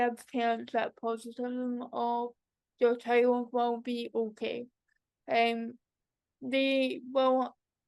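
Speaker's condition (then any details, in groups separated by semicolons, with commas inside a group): Cerebral palsy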